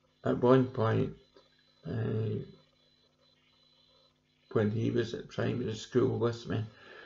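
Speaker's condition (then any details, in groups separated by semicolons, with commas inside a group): Cerebral palsy; present from birth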